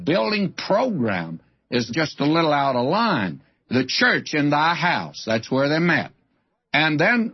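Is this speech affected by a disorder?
No.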